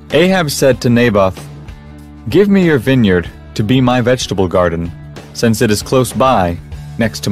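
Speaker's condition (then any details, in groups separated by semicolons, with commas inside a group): No condition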